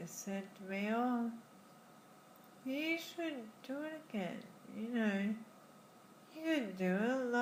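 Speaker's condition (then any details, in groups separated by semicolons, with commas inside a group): Friedreich's ataxia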